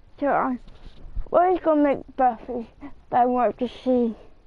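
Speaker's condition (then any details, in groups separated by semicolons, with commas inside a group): Cerebral palsy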